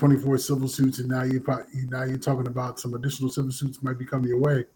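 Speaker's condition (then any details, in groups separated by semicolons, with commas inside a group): No condition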